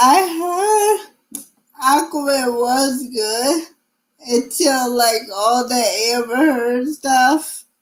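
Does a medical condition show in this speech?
Yes: cerebral palsy.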